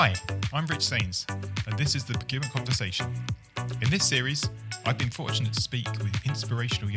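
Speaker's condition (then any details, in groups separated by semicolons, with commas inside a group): No condition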